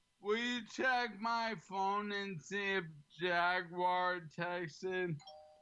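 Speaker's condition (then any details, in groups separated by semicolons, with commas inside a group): ALS; slightly slurred, has to slow down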